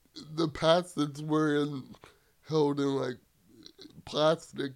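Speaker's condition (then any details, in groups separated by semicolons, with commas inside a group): Cerebral palsy; wheelchair user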